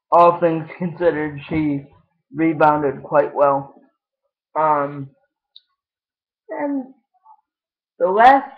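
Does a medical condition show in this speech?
Yes: cerebral palsy; lifelong, wheelchair user.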